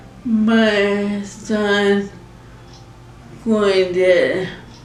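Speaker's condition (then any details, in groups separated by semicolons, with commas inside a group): ALS; speech much declined, pronounced uncontrollable crying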